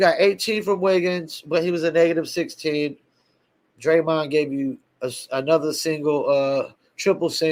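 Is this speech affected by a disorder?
No.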